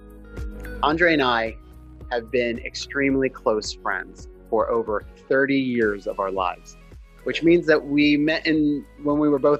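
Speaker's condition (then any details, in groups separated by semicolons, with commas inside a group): No condition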